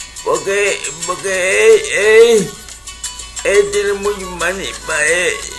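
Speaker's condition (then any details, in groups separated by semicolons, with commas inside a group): Cerebral palsy; speech affected by cerebral palsy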